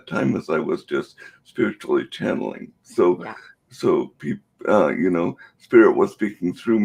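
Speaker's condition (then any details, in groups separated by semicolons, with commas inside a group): Cerebral palsy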